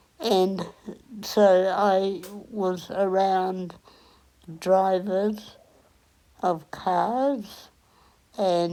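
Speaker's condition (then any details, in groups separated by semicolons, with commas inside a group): Cerebral palsy; onset at 8 days old; lifelong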